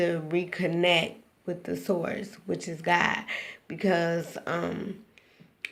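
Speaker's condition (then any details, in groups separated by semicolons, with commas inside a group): Cerebral palsy, spastic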